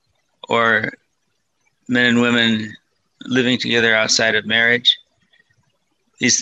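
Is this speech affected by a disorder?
Yes: Parkinson's disease, mild.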